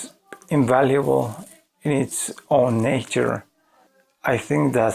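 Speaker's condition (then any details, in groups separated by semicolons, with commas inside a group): ALS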